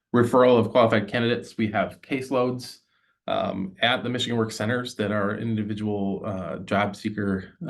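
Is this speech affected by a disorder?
No.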